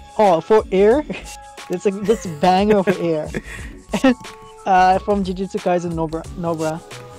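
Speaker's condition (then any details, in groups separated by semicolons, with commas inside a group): No condition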